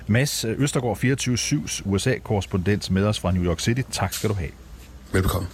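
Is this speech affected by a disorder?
No.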